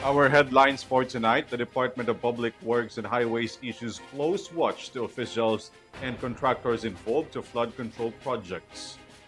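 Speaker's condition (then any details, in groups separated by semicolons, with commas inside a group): No condition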